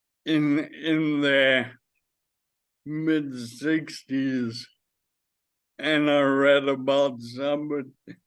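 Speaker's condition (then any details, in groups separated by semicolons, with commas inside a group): Friedreich's ataxia; does voice exercises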